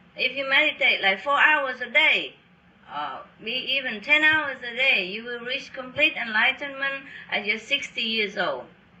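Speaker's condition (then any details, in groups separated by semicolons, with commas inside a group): No condition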